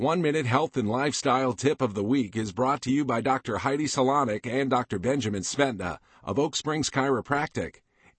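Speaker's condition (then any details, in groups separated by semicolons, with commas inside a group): No condition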